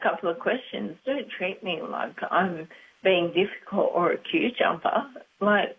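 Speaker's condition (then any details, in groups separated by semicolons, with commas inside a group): Motor neurone disease; not visibly disabled, prolonged immobility may worsen condition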